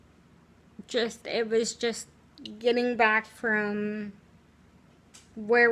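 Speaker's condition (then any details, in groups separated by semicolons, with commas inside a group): Cerebral palsy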